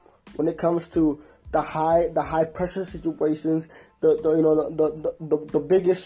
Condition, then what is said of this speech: Stuttering. But you know, I stutter, you know, let's get started anyway, okay?